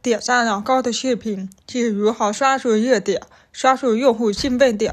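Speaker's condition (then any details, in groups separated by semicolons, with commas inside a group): Hearing impairment; hearing damaged in childhood, caused by accident, completed rehabilitation training with family support; speech training by parents talking from behind, single words like 我 repeated hundreds of times daily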